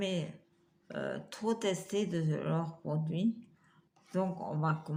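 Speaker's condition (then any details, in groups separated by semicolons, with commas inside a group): Multiple sclerosis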